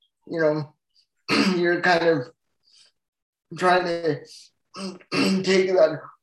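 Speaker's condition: Cerebral palsy; full-time wheelchair user

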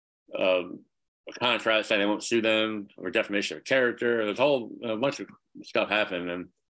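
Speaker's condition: Cleft palate; congenital, severe, nose and upper lip a bubble, teeth or nose, many surgeries; speech impediment growing up, speech therapy all through school

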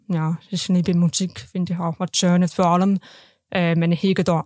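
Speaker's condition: Deafness; congenital profound hearing loss to deafness, later cochlear implant

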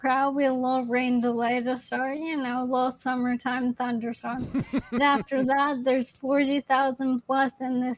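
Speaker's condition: ALS; young onset, young woman living with ALS

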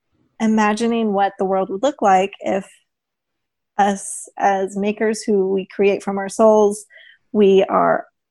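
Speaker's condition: No condition

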